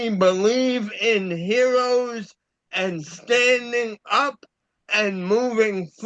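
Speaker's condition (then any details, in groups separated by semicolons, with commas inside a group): Cerebral palsy; about a year after a stroke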